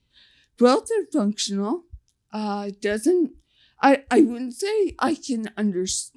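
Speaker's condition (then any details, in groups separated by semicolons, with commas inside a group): Facial paralysis (nf2-swn)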